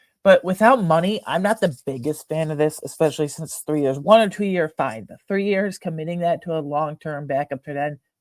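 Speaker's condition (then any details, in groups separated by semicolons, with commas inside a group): No condition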